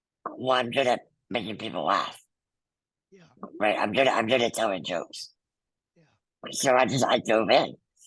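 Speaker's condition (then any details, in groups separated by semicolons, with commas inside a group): Muscular dystrophy; present from birth, wheelchair user, back surgery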